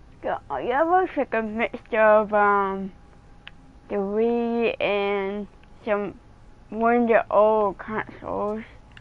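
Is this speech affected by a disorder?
Yes: cerebral palsy.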